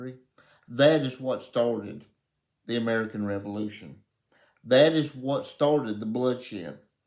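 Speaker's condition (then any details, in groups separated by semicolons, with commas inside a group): Cerebral palsy; reports speaking clearly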